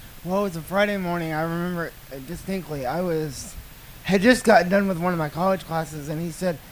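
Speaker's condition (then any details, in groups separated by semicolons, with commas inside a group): Cerebral palsy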